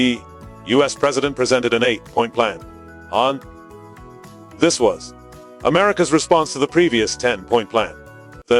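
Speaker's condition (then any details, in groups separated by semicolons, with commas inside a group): No condition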